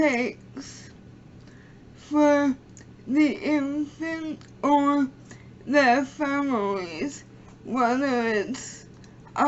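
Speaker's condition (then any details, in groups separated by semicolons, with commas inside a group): Cerebral palsy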